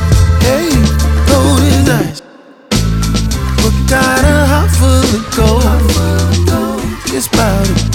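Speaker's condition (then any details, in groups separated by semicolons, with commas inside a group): No condition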